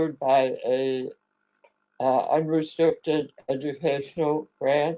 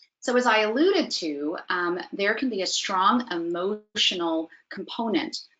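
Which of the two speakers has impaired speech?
The first: head and neck cancer; survivor.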